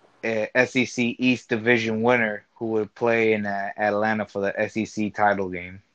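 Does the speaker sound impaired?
No.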